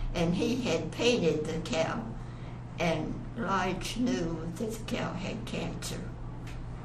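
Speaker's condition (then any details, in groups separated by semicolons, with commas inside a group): Parkinson's; swallowing affected, low volume, mumbling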